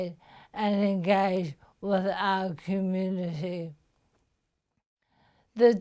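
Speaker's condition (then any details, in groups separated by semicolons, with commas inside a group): Motor neuron disease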